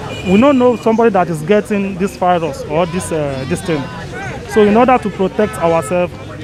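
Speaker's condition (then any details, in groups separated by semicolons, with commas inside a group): No condition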